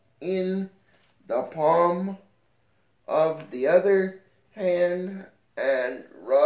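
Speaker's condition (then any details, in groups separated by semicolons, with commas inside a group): Cerebral palsy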